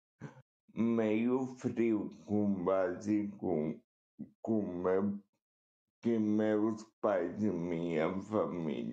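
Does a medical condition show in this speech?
Yes: cerebral palsy; nurse induced a dose during delivery.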